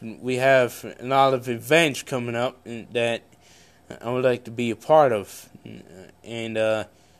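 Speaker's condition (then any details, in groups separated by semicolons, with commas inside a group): Cerebral palsy; congenital, no known medical cause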